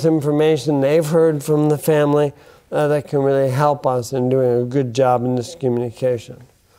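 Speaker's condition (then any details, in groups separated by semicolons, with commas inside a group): Bulbar onset ALS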